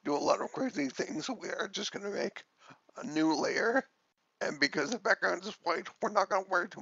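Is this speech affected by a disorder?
Yes: cerebellar ataxia from brain tumour.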